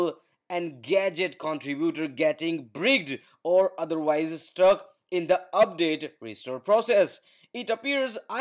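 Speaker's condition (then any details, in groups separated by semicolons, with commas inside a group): No condition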